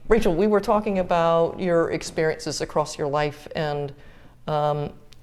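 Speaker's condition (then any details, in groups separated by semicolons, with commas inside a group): No condition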